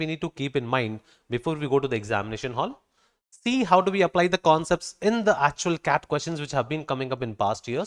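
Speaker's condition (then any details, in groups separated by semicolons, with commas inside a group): No condition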